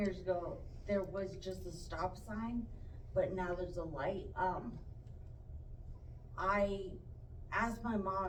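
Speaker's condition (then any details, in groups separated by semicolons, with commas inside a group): Traumatic brain injury; severe, car crash, coma, feeding tube, tracheostomy, lifelong effects; about 14 years since injury; no voice over two months, then whisper, speech therapy, unfiltered speech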